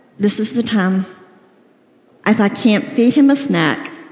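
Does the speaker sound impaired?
Yes: cleft lip and palate; congenital, severe, round-the-clock feeding in infancy, surgery once birth weight reached to enable eating and talking.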